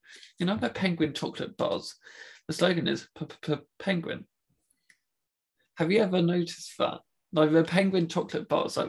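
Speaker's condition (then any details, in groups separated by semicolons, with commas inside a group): Stammer; only one in family who stammers; mild, hidden; worse when attention drawn, phone calls once hardest now easier, waiting on hold hard, masks difficult; repeated sounds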